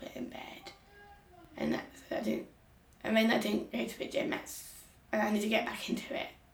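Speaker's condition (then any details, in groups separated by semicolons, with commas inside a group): Down syndrome; Down syndrome since birth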